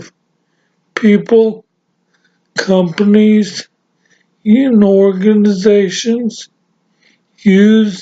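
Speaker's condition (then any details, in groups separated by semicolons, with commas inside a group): Severe traumatic brain injury; severe, ataxia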